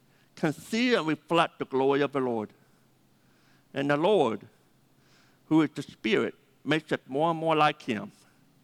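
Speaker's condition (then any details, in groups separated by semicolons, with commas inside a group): Deafness; hard time hearing phone callers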